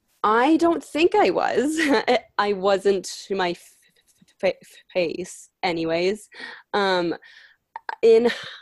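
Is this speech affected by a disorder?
Yes: stuttering; stutter since childhood, mild and controllable in childhood, later worsened, individual speech therapy at 16; current speech therapy with male therapist aiming to regain childhood control, breathing and singer/actor techniques; worse with stress, anxiety and adults, less when whispering, angry, alone; here repeated sounds, blocks.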